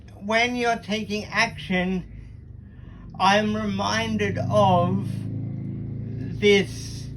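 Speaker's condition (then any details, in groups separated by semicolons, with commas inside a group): Cerebral palsy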